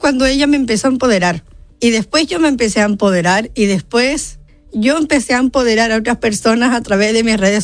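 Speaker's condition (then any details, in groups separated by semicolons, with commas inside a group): Down syndrome; present from birth, mother told of diagnosis before birth; 30 years old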